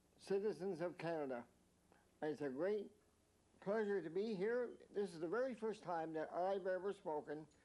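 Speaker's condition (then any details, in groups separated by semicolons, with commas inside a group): Mild cerebral palsy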